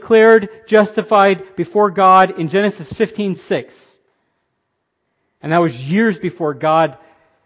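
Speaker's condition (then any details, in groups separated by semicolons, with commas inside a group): No condition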